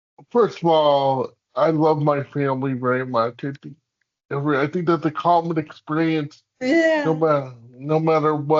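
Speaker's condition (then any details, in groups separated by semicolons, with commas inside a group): Cerebral palsy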